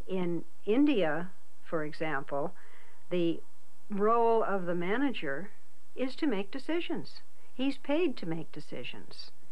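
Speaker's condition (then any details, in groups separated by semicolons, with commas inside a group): No condition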